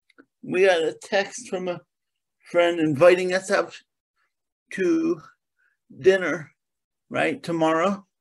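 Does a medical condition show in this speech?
Yes: cerebral palsy; present from birth, diagnosed at about six months, stiff as infant, mainly lower limbs affected; very spastic presentation, moves deliberately, has to think about motions.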